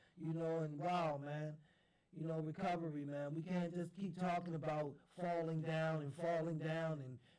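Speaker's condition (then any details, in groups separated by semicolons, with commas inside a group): No condition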